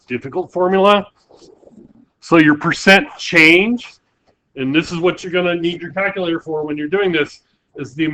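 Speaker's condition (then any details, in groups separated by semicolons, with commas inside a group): No condition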